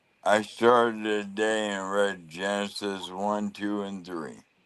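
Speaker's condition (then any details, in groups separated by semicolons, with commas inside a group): ALS; losing speech and swallowing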